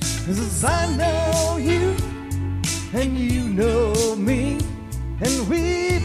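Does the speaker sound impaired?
No.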